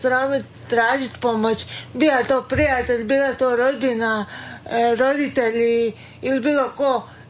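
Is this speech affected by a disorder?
Yes: cerebral palsy; does exercises at home.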